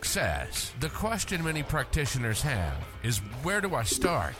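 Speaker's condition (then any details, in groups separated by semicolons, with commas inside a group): No condition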